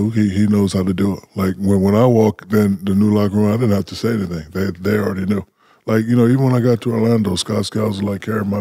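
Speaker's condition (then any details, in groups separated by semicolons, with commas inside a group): No condition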